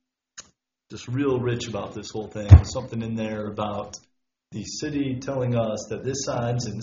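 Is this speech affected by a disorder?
No.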